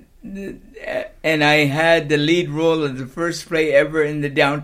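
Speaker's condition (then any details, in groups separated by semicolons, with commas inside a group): Cerebral palsy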